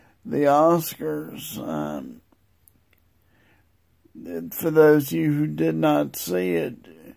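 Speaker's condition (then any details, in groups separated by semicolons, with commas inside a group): Multiple sclerosis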